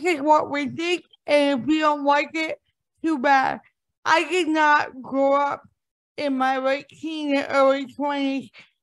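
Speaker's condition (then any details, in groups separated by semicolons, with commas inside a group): Cerebral palsy; age 45, worsening with age, cold-day joint pain, slower movement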